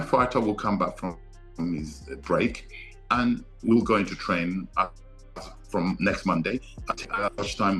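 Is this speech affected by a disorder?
No.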